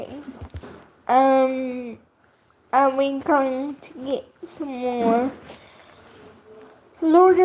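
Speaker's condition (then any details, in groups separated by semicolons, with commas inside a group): Cerebral palsy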